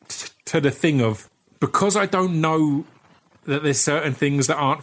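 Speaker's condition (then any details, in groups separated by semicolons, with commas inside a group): Stammer; childhood speech therapy, withdrawn by parents as teaching implied needing fixing; repeated sounds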